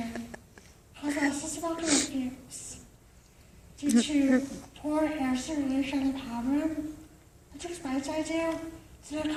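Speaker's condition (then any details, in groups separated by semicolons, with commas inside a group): Cerebral palsy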